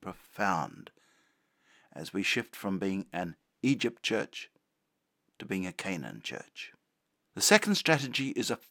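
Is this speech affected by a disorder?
No.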